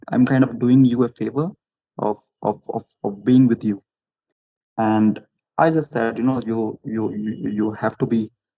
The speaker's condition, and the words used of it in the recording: Stuttering. Some of me, like, I will stammer less when I'm more confident.